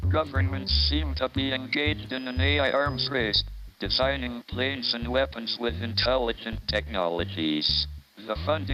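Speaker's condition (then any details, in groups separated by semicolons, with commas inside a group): ALS, speech-generating device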